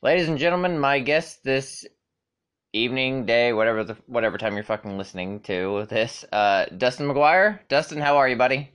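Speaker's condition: No condition

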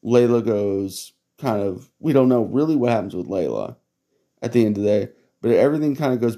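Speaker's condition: No condition

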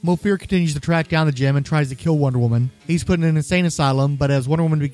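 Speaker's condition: No condition

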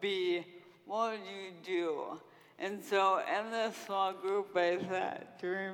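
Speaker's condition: Friedreich's ataxia; progressive

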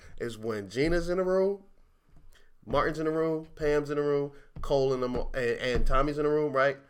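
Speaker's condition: No condition

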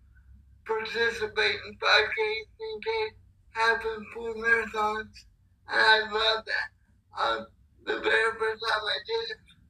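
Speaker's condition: Cerebral palsy; physically challenged

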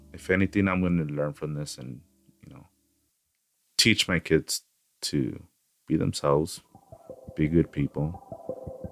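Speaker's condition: No condition

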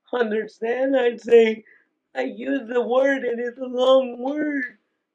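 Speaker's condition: Aicardi-Goutières syndrome; tough a few years ago

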